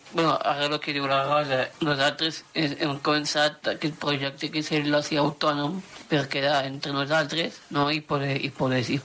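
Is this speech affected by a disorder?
Yes: Down syndrome; trisomy 21, three copies of chromosome 21, intellectual disability; about 30 years old.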